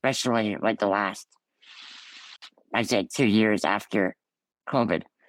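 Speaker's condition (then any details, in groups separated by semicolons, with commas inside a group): Ullrich congenital muscular dystrophy; from birth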